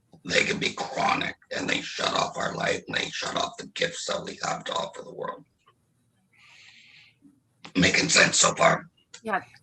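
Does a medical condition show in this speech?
Yes: laryngectomy.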